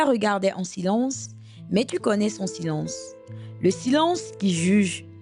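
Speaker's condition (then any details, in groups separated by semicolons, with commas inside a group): No condition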